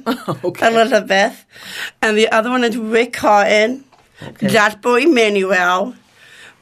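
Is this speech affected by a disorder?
Yes: Down syndrome; from birth, born in Rochester, raised in Palmyra, New York.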